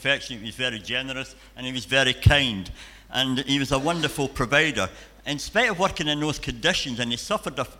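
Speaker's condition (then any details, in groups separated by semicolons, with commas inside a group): Cleft palate and cleft lip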